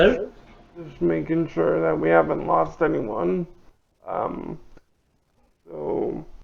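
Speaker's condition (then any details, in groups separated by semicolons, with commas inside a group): Cerebral palsy; limbs affected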